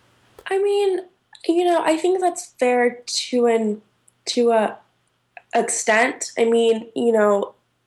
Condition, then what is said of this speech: Stuttering. So I definitely stutter more during during interviews than regular conversation.